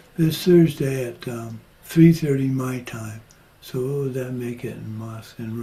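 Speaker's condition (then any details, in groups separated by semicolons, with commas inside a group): Parkinson's; progressing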